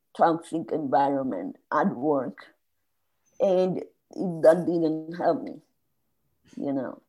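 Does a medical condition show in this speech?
Yes: spasmodic dysphonia; voice lost, could not speak at all for 2-3 years, hard to get words out, voice not natural.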